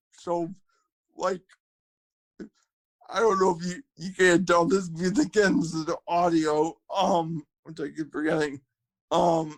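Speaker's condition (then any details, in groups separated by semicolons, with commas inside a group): Cerebral palsy, spastic quadriplegia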